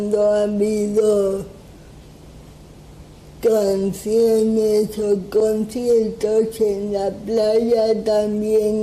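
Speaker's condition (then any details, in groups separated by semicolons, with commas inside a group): Cerebral palsy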